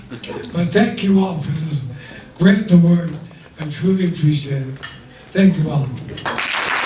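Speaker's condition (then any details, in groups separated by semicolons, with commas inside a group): ALS; loss of voice, limited ability to talk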